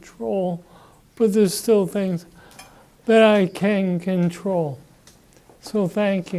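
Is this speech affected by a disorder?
Yes: Parkinson's disease.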